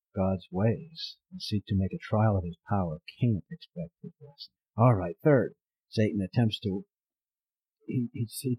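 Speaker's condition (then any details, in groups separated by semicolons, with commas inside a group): No condition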